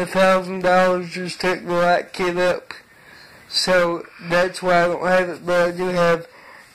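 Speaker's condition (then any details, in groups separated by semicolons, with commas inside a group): Cerebral palsy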